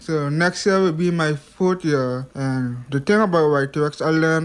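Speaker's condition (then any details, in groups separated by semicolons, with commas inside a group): Hearing impairment; speech impediment overcome through much speech practice and focused listening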